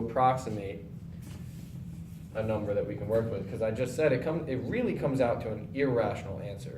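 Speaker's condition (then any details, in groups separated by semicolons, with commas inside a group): No condition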